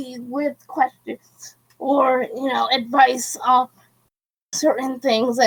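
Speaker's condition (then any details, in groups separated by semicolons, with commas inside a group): Cerebral palsy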